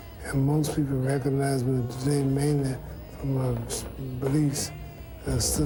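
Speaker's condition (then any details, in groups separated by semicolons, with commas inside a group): Parkinson's syndrome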